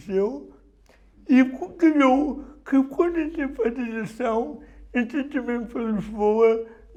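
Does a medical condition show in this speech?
Yes: cerebral palsy.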